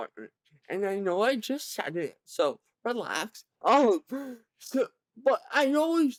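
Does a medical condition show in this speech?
Yes: cerebral palsy; present from birth, severe.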